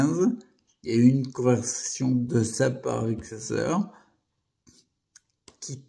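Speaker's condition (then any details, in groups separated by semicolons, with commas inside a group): Primary progressive multiple sclerosis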